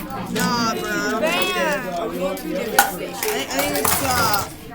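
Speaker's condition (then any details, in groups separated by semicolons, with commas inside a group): No condition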